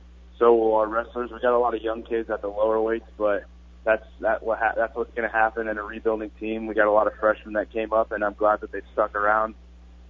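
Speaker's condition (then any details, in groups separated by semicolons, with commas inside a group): No condition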